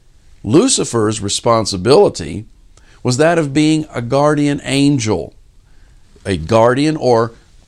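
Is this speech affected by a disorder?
No.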